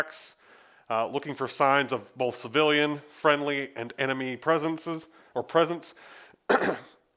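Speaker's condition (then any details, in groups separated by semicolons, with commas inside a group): No condition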